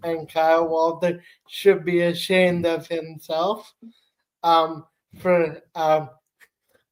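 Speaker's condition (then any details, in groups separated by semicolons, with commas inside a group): Cerebral palsy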